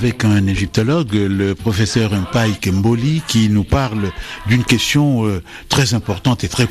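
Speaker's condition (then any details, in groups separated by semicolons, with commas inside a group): No condition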